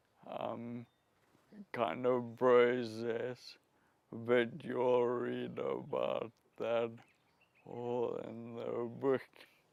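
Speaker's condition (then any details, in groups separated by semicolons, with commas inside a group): Friedreich's ataxia; neurodegenerative, affects mobility, balance, coordination, spasticity; ataxic dysarthria, standard speech recognition works only sometimes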